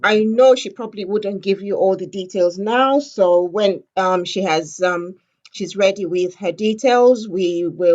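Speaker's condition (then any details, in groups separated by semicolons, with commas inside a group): No condition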